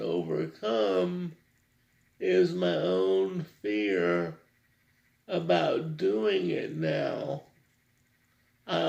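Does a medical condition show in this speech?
Yes: cerebral palsy.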